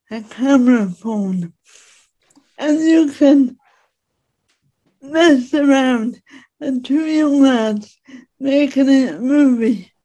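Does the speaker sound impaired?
Yes: speech impediment; speaks in own way without modifying accent.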